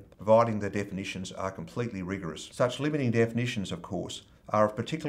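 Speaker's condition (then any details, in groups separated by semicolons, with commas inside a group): No condition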